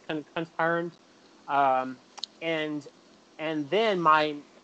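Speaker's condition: Stuttering; chronic developmental stuttering, onset about age 3 to 3.5 per parents, not outgrown, persisted into adulthood; still stutters, describes it as a communication disability, avoids answering unknown phone calls; repeated sounds, repeated words

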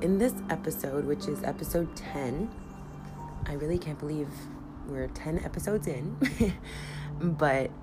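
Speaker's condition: No condition

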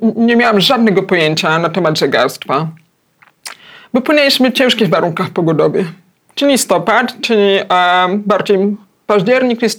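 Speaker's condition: Hard of hearing, cochlear implant

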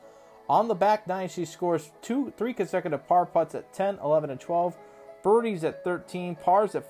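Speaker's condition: No condition

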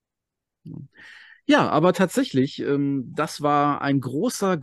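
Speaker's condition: No condition

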